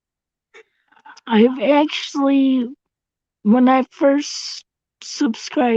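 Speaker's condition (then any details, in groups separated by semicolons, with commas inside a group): Cerebral palsy; tracheotomy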